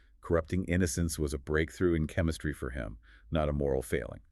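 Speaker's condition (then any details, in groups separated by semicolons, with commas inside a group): No condition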